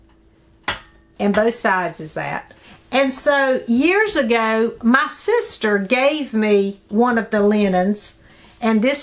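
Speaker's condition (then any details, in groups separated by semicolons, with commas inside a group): No condition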